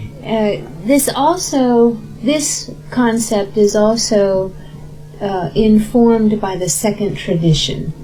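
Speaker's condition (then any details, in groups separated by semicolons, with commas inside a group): No condition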